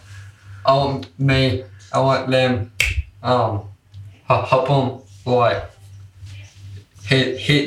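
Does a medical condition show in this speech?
Yes: Down syndrome.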